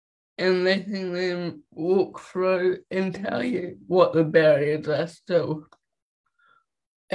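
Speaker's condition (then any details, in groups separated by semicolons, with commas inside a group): Cerebral palsy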